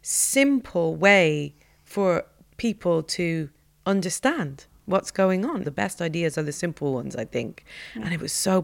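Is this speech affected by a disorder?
No.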